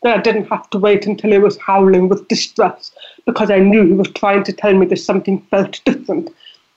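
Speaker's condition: Deafness; deafness audible in voice

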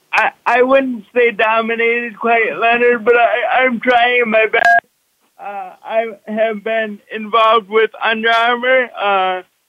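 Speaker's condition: Cerebral palsy; walks with walker

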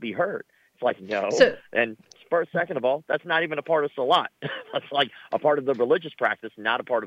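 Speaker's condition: Cleft lip and palate; born with cleft lip and palate, many surgeries as a child, facial scars

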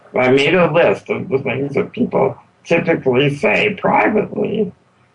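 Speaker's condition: Spinal muscular atrophy; not expected to live long

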